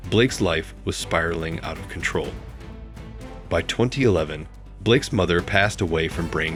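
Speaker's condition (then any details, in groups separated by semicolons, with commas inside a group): No condition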